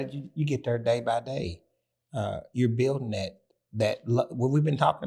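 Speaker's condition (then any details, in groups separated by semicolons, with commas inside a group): No condition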